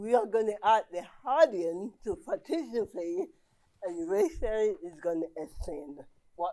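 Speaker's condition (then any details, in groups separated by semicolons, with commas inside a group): Cerebral palsy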